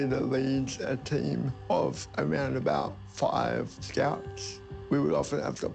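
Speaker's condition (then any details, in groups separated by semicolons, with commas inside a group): Cerebral palsy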